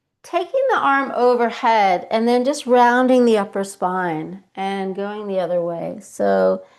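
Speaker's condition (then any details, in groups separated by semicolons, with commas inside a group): No condition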